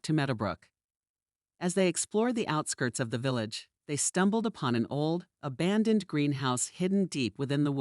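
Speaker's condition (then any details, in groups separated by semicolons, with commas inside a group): No condition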